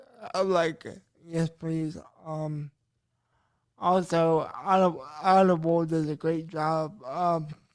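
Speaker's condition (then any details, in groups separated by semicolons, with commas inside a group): Cerebral palsy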